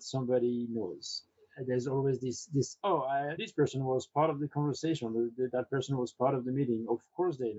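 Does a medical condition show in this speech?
No.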